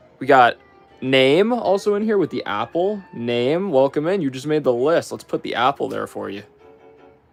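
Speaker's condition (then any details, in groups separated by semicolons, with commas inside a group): No condition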